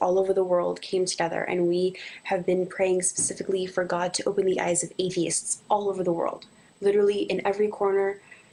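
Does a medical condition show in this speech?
No.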